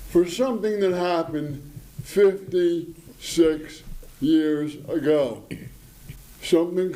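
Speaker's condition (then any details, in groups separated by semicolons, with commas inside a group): Parkinson's disease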